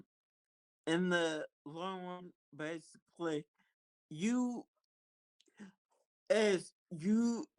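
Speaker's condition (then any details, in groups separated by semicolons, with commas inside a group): Multiple sclerosis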